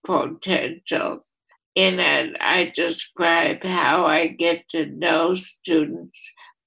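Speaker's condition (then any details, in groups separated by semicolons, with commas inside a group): ALS, primary lateral sclerosis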